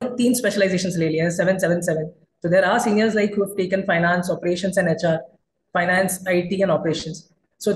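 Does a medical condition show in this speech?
No.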